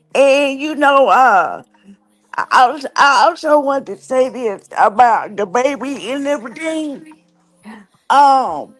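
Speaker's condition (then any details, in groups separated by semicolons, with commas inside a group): Cerebral palsy; recognized around age 3 or 4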